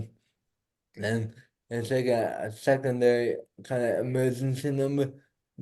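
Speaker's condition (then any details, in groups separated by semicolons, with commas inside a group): Cerebral palsy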